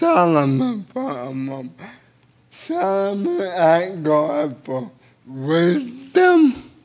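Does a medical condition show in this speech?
Yes: cerebral palsy; involuntary hand movements.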